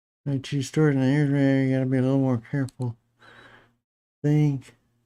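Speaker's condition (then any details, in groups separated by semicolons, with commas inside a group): Parkinson's disease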